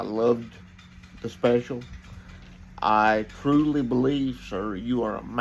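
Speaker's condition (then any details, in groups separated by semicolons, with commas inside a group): Cerebral palsy; from birth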